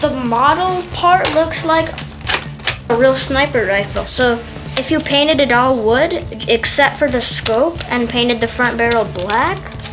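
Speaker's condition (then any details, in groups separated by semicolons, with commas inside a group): No condition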